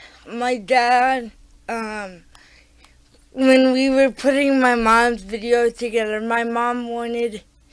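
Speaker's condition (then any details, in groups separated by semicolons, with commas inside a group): Cerebral palsy; talking is a struggle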